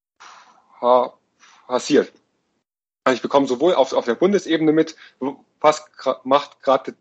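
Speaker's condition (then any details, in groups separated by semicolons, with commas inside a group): Stuttering; self-help in Flow-Gruppe München; repeated sounds, repeated words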